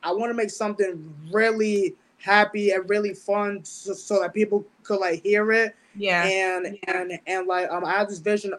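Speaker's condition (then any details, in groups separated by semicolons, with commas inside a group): Stutter; mild stutter, low speech impediment since about age 10, intellectual learning disability from birth, hears instructions differently; certain words sometimes don't come out; repeated words, prolonged sounds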